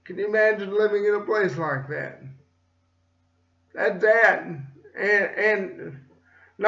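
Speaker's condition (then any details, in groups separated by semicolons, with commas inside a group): Cerebral palsy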